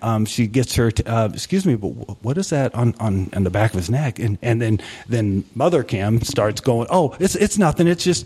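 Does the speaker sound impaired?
No.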